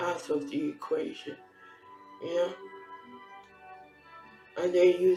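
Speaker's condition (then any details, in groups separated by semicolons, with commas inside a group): Facial palsy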